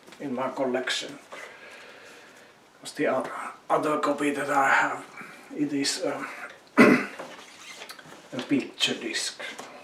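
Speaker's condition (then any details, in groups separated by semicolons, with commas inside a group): No condition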